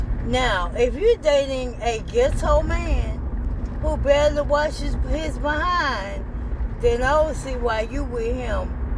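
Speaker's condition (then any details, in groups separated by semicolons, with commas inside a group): ALS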